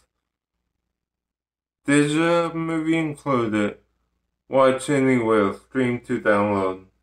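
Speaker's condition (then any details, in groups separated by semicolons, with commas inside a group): Ataxic cerebral palsy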